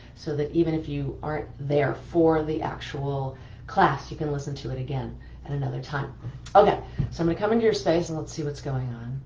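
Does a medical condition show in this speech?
No.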